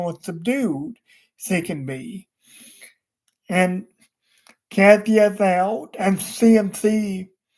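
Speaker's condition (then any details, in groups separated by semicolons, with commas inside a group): Cerebral palsy; wheelchair user, unable to walk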